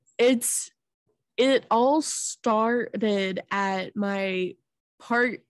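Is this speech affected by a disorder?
Yes: stuttering; stuttering with blocks, slowly accepting stutter; sees therapist; gets stuck, word and part-word repetitions, saying own name still hard; here repeated words, prolonged sounds.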